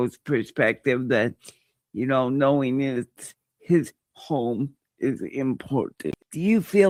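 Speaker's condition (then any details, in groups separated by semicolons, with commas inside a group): Cerebral palsy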